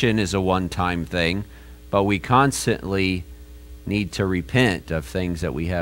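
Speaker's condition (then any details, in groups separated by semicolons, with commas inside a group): No condition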